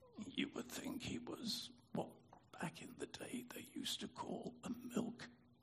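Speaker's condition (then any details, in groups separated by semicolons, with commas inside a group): Spasmodic dysphonia; spasmodic dystonia subtype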